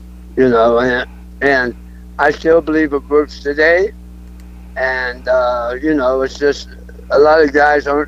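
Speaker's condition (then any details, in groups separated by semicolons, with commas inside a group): Throat cancer; throat cancer over last couple of years; speech not the best as result of throat cancer, may sound drunk, quit podcasts over it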